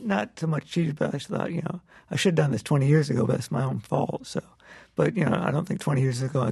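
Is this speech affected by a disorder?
Yes: Parkinson's disease; loss of motor control, left arm pretty lousy, right hand largely spared, right-handed; manageable, symptoms ease when concentrating on drawing, mental tricks fend off symptoms, symptoms treatable.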